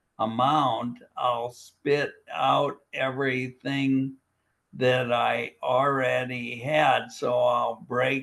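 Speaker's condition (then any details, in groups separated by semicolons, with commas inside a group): Primary lateral sclerosis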